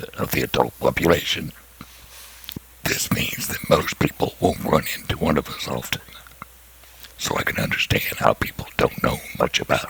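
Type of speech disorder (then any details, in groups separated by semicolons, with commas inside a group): Speech with a voice prosthesis; laryngectomy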